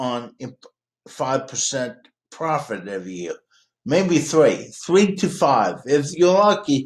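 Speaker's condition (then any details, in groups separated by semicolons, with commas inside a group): Cerebral palsy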